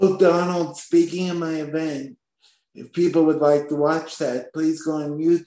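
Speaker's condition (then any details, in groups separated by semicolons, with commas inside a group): Spastic quadriplegic cerebral palsy; from birth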